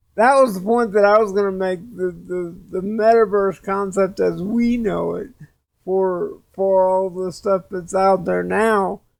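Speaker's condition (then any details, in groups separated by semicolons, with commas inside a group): Cerebral palsy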